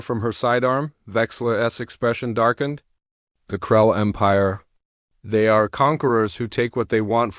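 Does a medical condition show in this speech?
No.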